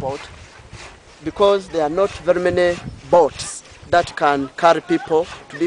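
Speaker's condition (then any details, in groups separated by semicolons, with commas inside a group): No condition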